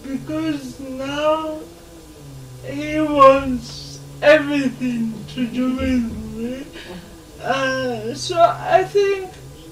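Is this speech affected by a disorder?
Yes: cerebral palsy; since birth, affects muscles and joints, walks and moves independently, early intervention and therapy in childhood; age 26; slow speaker, listeners take time to understand, speaks verbally.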